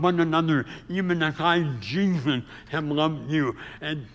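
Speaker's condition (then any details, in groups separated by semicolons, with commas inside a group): Severe speech impediment; about age 84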